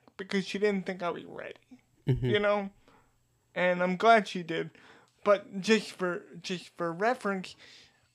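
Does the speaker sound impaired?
Yes: cerebral palsy; diagnosed at age 2.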